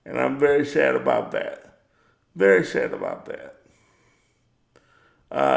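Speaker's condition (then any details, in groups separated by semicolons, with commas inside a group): Cerebral palsy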